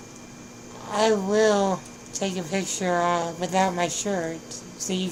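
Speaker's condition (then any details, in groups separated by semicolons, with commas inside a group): Spinal muscular atrophy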